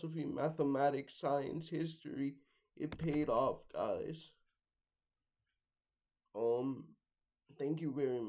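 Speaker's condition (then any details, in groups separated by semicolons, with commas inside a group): Cerebral palsy, mixed, mild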